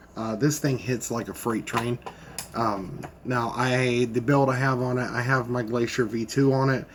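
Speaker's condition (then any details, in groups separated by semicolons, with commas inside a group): No condition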